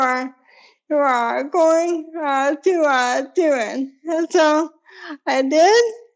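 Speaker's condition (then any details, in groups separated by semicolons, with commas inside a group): ALS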